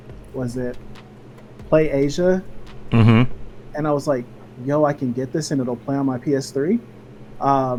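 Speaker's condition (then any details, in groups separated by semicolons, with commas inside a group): No condition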